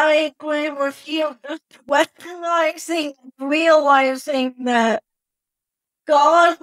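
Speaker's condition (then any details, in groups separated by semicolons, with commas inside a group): Cerebral palsy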